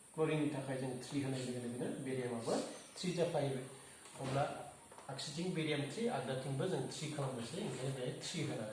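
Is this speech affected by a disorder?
No.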